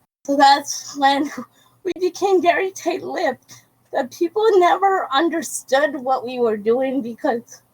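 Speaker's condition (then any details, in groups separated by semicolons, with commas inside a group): Cerebral palsy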